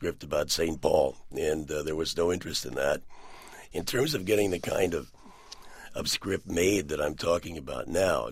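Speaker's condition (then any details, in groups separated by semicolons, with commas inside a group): Partial laryngectomy for throat cancer, partial, 80% of larynx removed; years after surgery, voice improved, still noticeably altered, complimented as sexy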